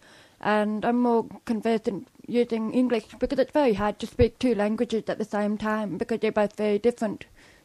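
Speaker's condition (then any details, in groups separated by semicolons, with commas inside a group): Deafness; no auditory memory or auditory skill, visually oriented, English first language, also signs Auslan; speaks English in own voice, not through interpreter; prefers sign language most of the time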